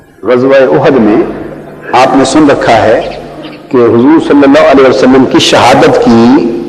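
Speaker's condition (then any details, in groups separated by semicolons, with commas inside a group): No condition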